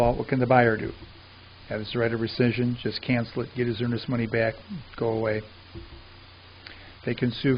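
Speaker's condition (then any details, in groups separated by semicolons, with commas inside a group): No condition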